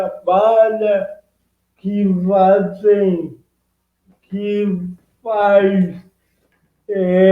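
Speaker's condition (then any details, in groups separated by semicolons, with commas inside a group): Cerebral palsy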